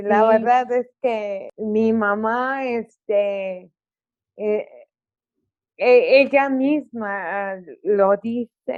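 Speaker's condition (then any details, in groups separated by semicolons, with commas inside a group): Cerebral palsy; articulation affected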